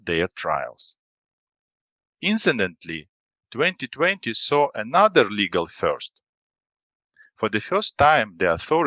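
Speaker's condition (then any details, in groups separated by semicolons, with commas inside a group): No condition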